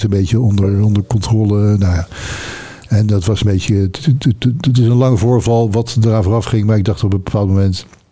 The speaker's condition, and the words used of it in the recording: Parkinson's disease. En daaronder heb ik een soort kaakspasme.